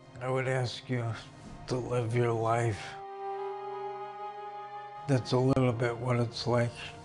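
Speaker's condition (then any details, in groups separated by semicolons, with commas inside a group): ALS; uses wheelchair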